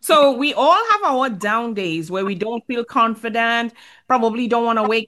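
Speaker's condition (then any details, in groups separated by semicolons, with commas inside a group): No condition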